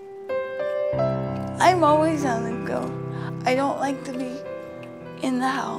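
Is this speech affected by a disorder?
Yes: cerebral palsy; present from birth.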